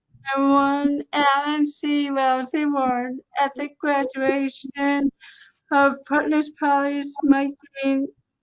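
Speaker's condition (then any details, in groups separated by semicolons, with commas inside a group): Cerebral palsy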